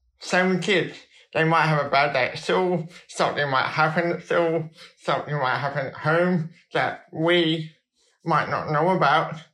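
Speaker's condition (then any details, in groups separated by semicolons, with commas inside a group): Cerebral palsy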